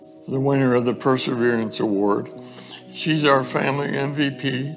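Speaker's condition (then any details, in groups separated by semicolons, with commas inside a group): ALS; about two years since diagnosis, recorded acceptance speech played at hall of fame banquet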